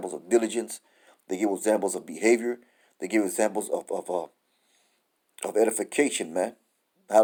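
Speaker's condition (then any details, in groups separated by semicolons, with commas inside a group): No condition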